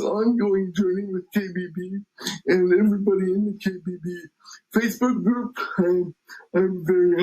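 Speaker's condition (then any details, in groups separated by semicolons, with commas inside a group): Cerebral palsy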